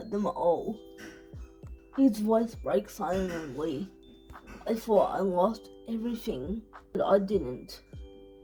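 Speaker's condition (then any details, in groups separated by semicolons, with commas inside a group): Cerebral palsy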